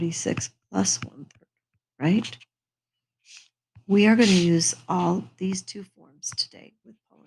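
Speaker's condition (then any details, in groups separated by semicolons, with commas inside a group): No condition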